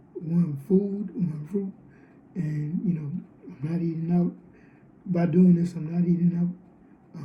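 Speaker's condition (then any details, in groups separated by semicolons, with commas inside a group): Cerebral palsy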